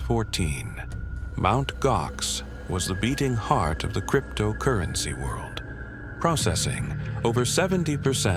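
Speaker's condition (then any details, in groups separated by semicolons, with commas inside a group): No condition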